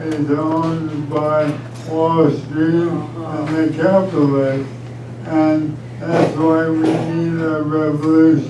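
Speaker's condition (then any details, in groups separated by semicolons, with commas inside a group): ALS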